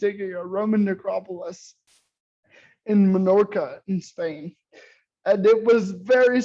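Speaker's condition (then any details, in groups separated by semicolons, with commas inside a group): Cerebral palsy; caused by hemorrhages at birth, walks with forearm crutches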